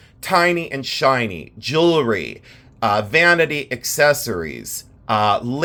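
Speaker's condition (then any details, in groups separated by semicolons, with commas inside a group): No condition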